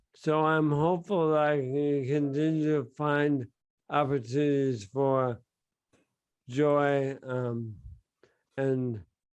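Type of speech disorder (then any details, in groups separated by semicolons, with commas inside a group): Bulbar dysarthria; bulbar onset ALS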